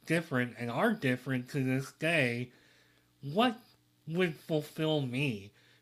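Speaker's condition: Cleft lip and palate

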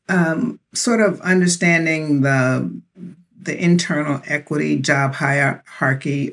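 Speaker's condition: No condition

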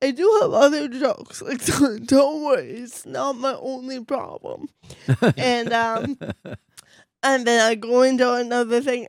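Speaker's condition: Cerebral palsy, mild; voice affected

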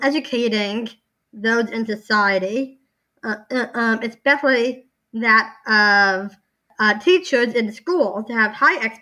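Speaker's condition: Down syndrome

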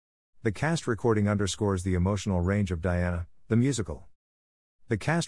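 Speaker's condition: No condition

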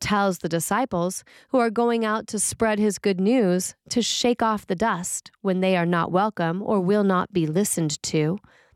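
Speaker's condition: No condition

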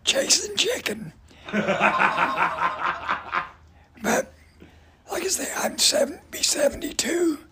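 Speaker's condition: Voice damage from cancer; cancer damage to voice box, fighting cancer about 10 years, given fatal prognosis 5 years ago; raspy voice, ongoing cancer fight, age 72; voice box destroyed by cancer

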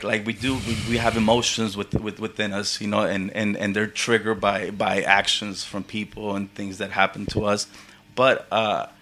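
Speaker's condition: Stuttering; cause unknown; repeated sounds, repeated words

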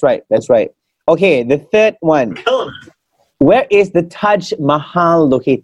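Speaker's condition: No condition

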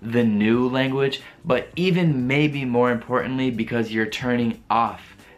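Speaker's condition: No condition

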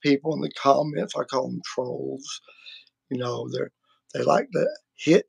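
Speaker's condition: Vocal cord surgery; multiple vocal cord surgeries

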